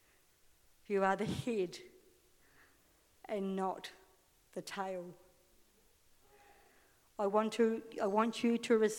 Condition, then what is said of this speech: Stuttering. My mouth, I have the choice whether I am going to say the words that I really want to say and maybe stutter, or avoid